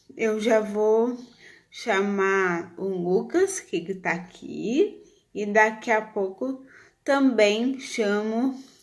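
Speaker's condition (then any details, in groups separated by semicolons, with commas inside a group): Cerebral palsy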